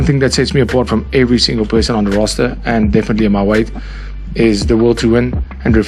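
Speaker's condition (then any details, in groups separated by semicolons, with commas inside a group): No condition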